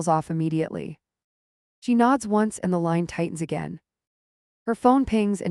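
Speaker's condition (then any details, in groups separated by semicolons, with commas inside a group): No condition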